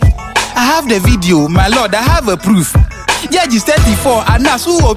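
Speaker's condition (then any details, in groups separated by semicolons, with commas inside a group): No condition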